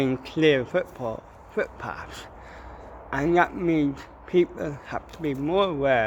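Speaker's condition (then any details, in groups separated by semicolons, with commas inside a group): Cerebral palsy; mild, ataxic type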